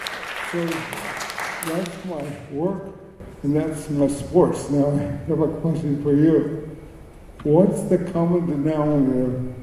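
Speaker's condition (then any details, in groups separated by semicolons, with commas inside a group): Cerebral palsy; speech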